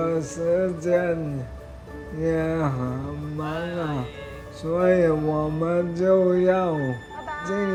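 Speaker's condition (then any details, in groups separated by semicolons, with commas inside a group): Amyotrophic lateral sclerosis; can still speak and eat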